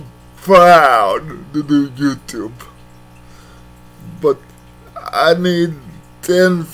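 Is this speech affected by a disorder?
Yes: cerebral palsy.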